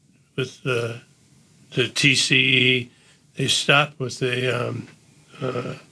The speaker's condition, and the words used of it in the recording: Parkinson's disease. When you start drooling and you're in that stage like I am now, then it's kind of hard, you know.